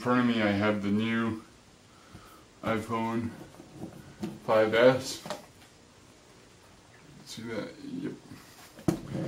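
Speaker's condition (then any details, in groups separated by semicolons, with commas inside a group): Cerebral palsy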